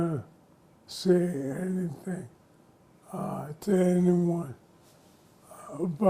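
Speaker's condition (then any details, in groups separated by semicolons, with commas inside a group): ALS; onset in hands; symptoms 5 years, diagnosed 2 years ago; speech noticeably affected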